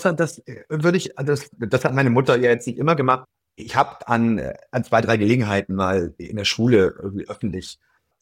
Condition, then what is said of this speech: Stuttering. Es ist ja auch so tagesformabhängig, also es gibt Tage, an denen ich schlimmer stottere